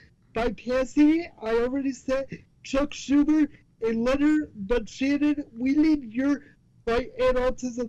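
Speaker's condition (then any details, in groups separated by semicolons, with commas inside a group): Cerebral palsy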